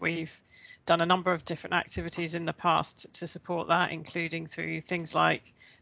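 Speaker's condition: No condition

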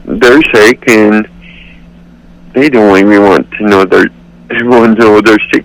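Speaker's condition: Cerebral palsy; accepts own voice

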